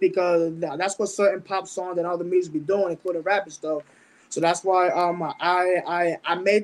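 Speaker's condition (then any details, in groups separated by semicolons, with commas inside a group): Stutter; mild stutter, speech impediment since about age 10; avoids long talking on stage, fears certain words coming out, fears mockery for unfinished sentences; repeated sounds, repeated words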